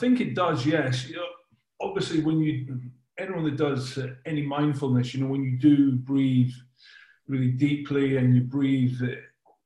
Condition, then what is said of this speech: Stuttering. So I know if I feel a block coming on, if I feel a stammer coming on, I know that I